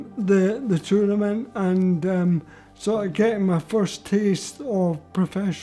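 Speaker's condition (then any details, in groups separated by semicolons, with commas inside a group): Motor neurone disease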